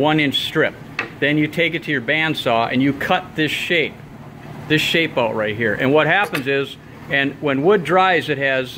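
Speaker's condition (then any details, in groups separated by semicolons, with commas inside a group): No condition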